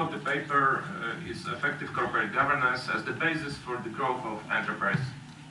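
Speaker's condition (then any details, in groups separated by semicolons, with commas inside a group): No condition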